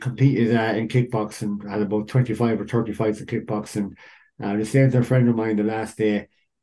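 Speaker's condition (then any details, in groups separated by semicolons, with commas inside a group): Cleft lip and palate; rhinoplasty likely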